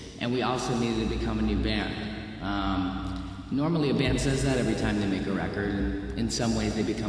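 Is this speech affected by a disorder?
No.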